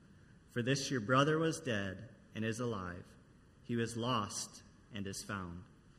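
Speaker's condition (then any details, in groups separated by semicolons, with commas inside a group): No condition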